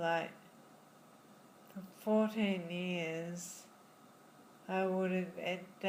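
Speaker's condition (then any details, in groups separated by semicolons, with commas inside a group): Friedreich's ataxia; diagnosed in childhood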